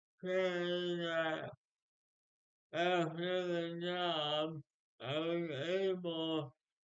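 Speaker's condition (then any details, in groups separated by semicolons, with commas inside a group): Speech impairment after birth surgery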